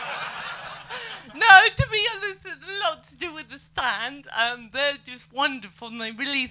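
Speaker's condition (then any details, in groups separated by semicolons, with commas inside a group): Cerebral palsy; able to speak and move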